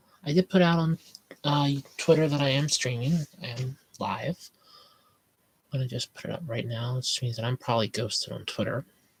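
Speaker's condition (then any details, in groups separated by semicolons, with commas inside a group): No condition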